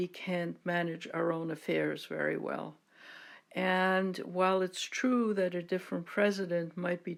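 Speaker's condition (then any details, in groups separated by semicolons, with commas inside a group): No condition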